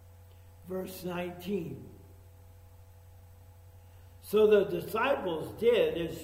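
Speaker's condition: ALS; only shallow breaths

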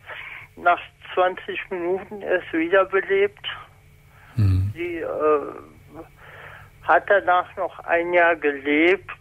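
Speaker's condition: Congenital spastic paralysis; writing or holding full glass looks drunk

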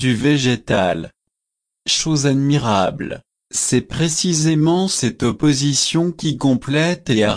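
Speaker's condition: No condition

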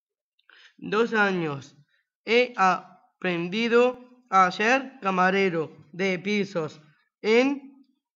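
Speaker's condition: Down syndrome; age 20

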